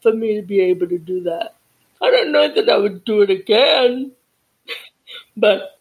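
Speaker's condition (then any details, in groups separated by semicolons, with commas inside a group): Deafness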